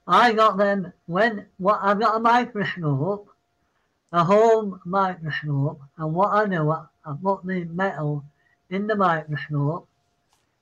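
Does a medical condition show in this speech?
Yes: Parkinson's; apologizes mid-sentence, citing Parkinson's.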